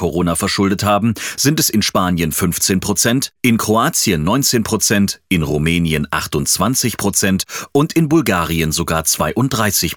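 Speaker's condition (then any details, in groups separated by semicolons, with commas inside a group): No condition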